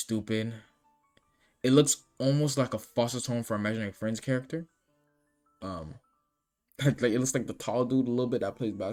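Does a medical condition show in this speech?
No.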